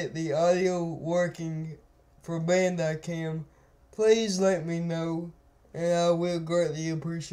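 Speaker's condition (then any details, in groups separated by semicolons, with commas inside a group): Cerebral palsy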